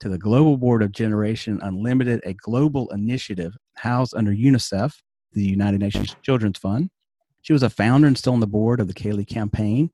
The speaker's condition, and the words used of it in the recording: None; typical speech.